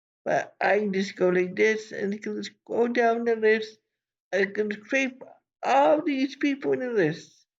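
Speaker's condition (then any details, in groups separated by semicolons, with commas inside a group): Cerebral palsy; from birth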